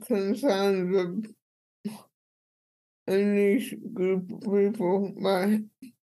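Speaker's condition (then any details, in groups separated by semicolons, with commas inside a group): Cerebral palsy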